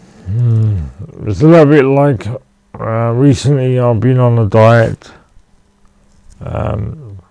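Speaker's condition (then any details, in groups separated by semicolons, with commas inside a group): Cerebral palsy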